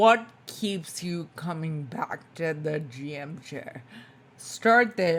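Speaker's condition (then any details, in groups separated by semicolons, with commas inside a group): Spinocerebellar ataxia type 2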